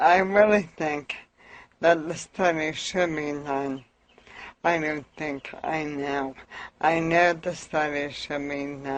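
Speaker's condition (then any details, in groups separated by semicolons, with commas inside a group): Amyotrophic lateral sclerosis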